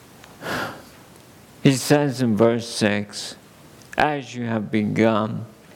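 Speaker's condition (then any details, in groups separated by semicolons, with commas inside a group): ALS; under neurologist care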